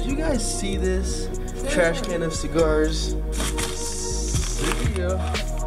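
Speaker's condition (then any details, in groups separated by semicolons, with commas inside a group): No condition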